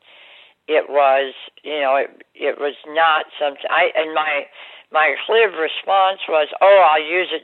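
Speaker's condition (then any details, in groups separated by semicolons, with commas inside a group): Oral cancer surgery, jaw removal; oral cancer under tongue, tongue and neck nodes removed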